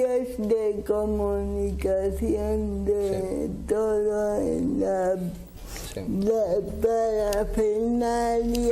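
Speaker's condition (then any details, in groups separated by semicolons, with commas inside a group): Cerebral palsy; speaks with difficulty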